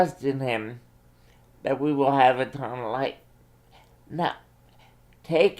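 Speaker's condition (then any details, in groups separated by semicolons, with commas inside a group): Cerebral palsy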